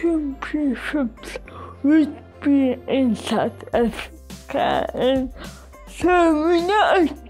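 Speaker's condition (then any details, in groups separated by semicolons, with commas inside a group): Cerebral palsy; severe physical impairment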